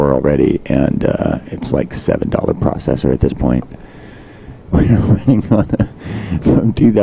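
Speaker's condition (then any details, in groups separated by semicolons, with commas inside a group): No condition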